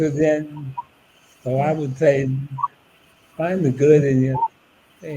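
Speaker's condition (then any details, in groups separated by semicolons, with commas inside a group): ALS; about eight years since diagnosis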